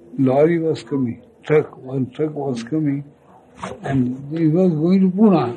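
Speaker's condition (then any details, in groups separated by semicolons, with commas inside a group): Speech loss after head injury; speech lost after head injury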